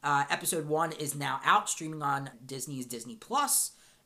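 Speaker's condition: No condition

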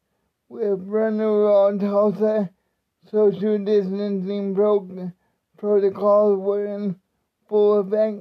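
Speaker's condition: Cerebral palsy; speech not affected by disability

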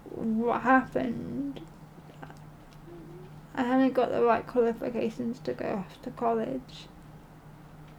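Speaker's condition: Cerebral palsy

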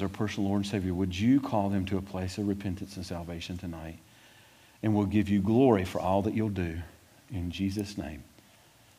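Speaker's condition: No condition

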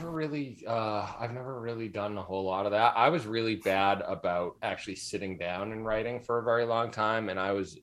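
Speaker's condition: No condition

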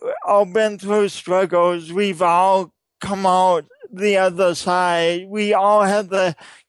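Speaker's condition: Speech impediment; repeated words and syllables

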